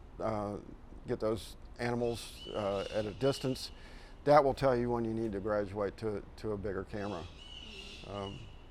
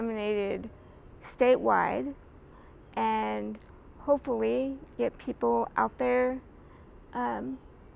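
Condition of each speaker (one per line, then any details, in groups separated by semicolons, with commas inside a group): No condition
Cerebral palsy; spasticity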